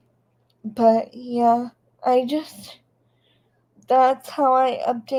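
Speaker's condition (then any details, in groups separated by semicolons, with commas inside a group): Cerebral palsy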